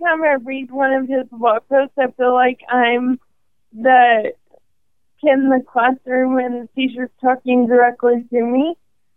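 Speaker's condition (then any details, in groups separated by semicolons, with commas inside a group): ALS; probable category at diagnosis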